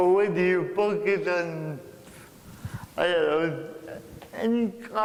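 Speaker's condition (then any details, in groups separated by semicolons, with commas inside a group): Cerebral palsy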